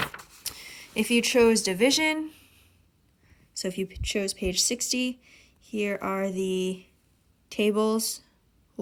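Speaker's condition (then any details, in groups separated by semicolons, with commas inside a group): No condition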